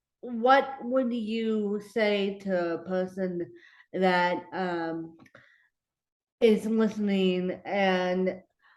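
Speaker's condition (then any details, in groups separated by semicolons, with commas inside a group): Cerebral palsy, mixed, moderate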